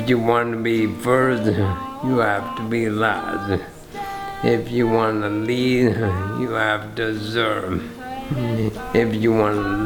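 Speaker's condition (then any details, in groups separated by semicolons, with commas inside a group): ALS; affects speech and breathing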